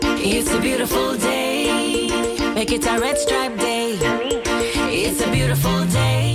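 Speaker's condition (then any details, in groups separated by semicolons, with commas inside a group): No condition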